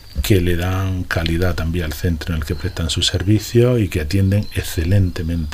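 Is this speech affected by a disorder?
No.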